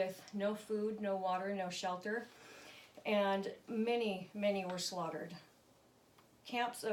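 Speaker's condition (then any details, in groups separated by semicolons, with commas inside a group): No condition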